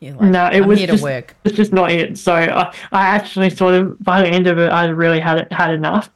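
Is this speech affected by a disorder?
Yes: bilateral cleft lip and palate; congenital, many operations from 3 months, hip bone graft into mouth, throat surgery, braces, low motor skills; speech greatly improved after years of speech therapy; childhood voice squeaky, very airy, nasal, speech hindered drama.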